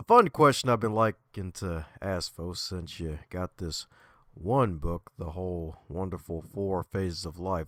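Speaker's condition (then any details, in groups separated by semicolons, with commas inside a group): No condition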